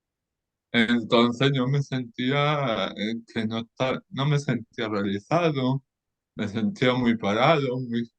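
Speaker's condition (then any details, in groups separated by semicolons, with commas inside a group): Cerebral palsy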